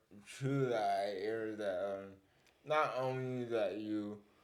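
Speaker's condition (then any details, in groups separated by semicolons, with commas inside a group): Cerebral palsy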